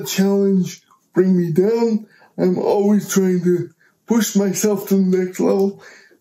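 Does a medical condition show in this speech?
Yes: cerebral palsy; uses power wheelchair.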